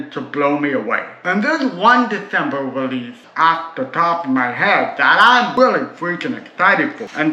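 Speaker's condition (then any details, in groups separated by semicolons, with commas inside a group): Cerebral palsy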